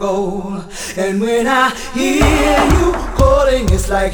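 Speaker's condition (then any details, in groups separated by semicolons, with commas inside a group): No condition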